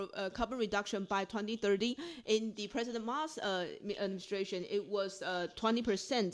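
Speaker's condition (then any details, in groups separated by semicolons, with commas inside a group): No condition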